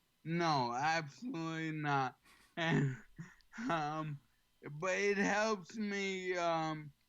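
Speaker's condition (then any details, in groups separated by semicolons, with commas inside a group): ALS; slightly slurred, has to slow down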